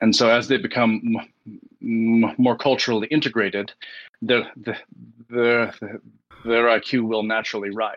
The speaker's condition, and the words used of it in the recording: Stuttering. I stutter these days. It is typically because I'm just not paying attention, mm-hmm. not because I am trapped in it, which is a big difference.